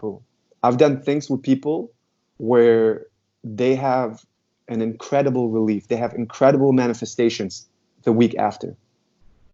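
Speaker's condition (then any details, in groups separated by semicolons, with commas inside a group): No condition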